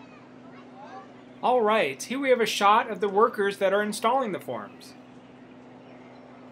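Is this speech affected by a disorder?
No.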